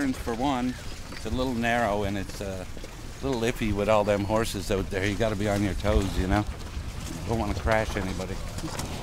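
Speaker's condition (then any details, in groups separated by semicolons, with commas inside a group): No condition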